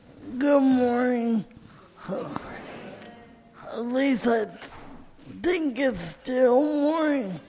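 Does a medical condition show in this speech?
Yes: cerebral palsy; cerebral palsy from birth, did not get needed physical therapy in childhood.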